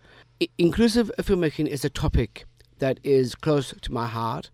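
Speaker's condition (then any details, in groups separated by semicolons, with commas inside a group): Down syndrome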